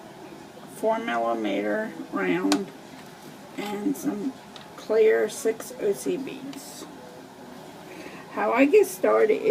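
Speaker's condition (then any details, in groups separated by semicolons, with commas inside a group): Cerebral palsy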